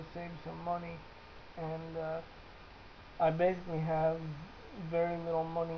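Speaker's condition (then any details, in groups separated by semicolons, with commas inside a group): Cerebral palsy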